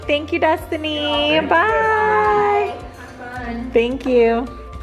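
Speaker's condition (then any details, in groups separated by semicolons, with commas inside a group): No condition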